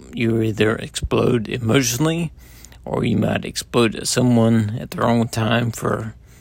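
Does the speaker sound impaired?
Yes: multiple sclerosis; cannot do some things; working out four times a week for weight control, core and balance; slurred words, talking pretty low.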